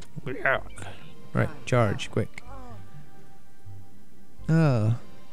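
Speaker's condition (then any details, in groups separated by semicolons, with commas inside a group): No condition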